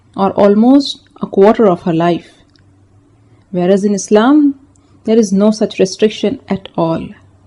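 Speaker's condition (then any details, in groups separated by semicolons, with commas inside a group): No condition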